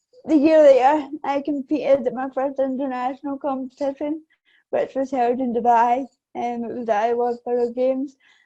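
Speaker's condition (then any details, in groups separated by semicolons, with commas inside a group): Cerebral palsy; affects balance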